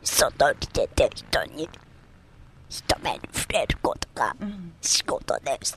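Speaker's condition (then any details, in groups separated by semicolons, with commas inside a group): Myasthenia gravis; body strength gradually lost, onset at age 24, ventilator since age 26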